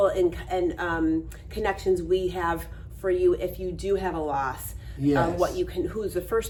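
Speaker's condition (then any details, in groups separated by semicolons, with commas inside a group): No condition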